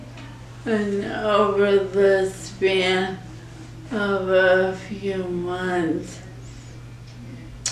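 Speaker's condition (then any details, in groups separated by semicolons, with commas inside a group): ALS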